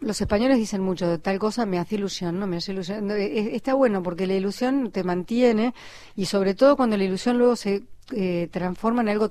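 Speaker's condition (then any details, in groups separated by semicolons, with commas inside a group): No condition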